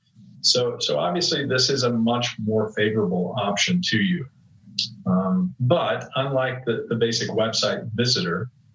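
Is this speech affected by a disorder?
No.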